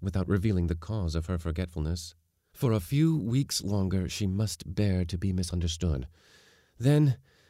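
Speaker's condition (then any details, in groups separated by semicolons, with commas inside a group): No condition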